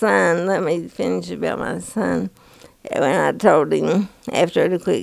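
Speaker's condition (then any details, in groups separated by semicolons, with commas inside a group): Parkinson's disease; onset in early 50s, full body tremor with fall, Requip for 7 to 8 years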